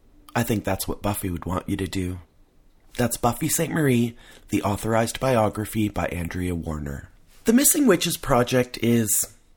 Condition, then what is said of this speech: None; typical speech.